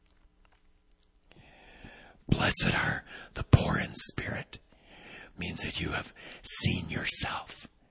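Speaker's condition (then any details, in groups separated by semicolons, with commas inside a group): Vocal cord paralysis, unilateral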